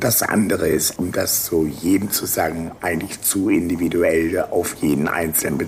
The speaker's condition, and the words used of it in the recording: Laryngectomy. Ich spreche aber praktisch mit dem Standard heute, das sogenannte Schandventil oder Volksmund eine Stimmprothese.